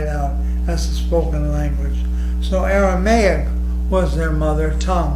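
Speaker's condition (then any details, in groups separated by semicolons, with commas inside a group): ALS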